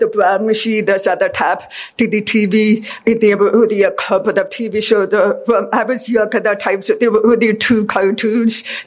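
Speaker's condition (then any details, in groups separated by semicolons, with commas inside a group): Deafness; deaf since childhood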